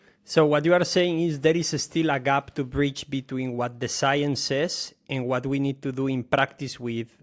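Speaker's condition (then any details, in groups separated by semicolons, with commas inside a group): No condition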